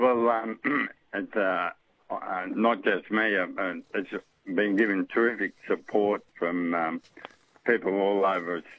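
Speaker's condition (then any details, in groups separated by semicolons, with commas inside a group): Motor neurone disease; diagnosed, no available treatment or cure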